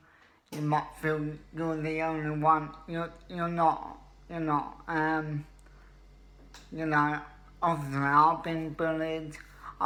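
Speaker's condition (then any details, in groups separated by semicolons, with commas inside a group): Cerebral palsy; wheelchair user; obvious speech impediment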